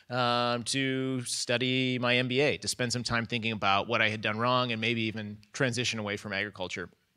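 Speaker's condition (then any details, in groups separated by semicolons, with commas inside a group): No condition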